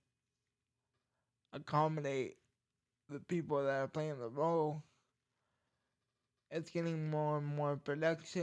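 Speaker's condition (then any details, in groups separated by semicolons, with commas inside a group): Cerebral palsy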